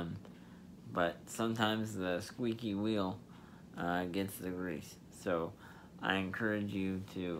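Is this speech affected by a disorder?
Yes: spastic diplegia cerebral palsy.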